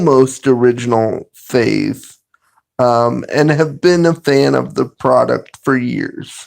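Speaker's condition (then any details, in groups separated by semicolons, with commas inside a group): Cerebral palsy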